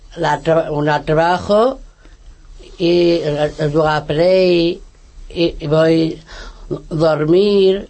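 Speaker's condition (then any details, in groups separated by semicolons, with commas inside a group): Down syndrome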